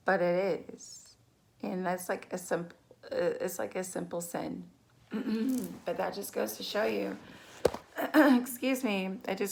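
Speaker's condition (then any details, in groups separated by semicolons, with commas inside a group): No condition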